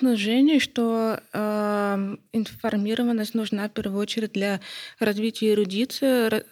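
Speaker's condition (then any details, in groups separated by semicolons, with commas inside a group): Hard of hearing; not deaf, identifies as hearing person with specific need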